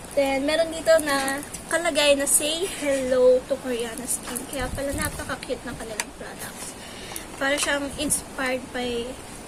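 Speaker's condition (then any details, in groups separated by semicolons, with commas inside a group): No condition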